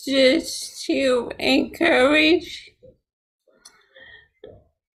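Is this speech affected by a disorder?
Yes: ALS, sporadic; many years since delayed diagnosis.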